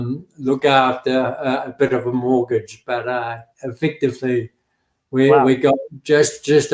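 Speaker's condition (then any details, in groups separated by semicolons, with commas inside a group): Cerebral palsy; affects speech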